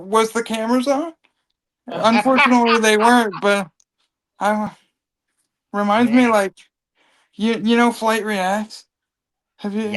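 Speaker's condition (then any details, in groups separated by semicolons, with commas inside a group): Cerebral palsy; from birth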